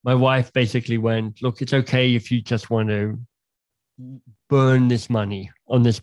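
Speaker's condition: Cleft lip and palate; audible in voice

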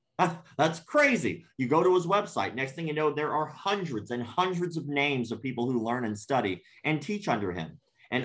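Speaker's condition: Cleft palate; scars on face

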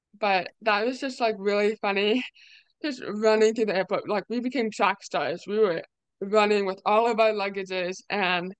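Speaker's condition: Deafness; deaf or hard of hearing

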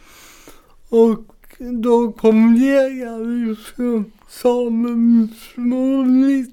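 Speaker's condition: Cerebral palsy; mainly affects speech and balance

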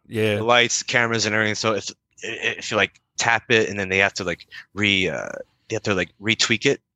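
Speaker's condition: Stutter; lifelong stutter since childhood, fluent with memorized words when acting; frequent word and phrase repetitions, part-word repetitions, many fillers during interview; fluent with memorized lines when acting, stutters in unscripted talk; repeated sounds

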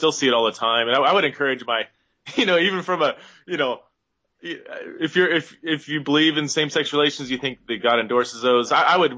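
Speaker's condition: No condition

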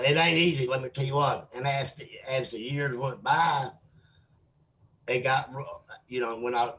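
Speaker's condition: Mosaic Down syndrome; age 56

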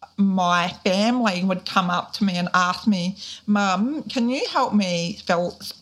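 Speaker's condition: Deafness, profound; born deaf

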